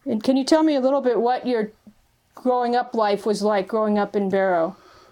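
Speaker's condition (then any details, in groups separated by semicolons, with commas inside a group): No condition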